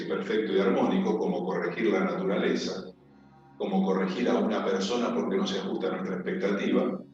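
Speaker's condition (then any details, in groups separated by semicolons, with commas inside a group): No condition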